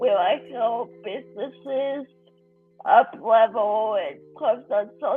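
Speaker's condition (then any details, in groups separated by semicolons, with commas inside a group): Cerebral palsy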